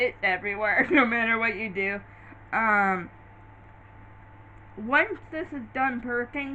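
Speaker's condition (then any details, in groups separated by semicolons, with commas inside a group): Cerebral palsy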